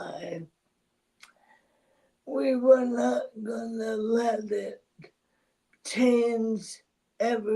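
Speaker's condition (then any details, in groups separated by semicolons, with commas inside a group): ALS; two neck discs replaced; diagnosed 9 years ago, onset 13 years, very slow progression; voice strains with talking, needs voice rest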